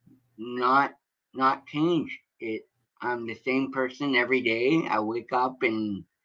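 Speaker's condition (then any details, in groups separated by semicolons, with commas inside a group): Cerebral palsy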